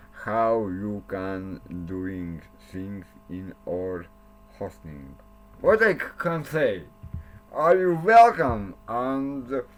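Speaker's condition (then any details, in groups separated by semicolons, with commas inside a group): Cerebral palsy; since birth; speech not very clear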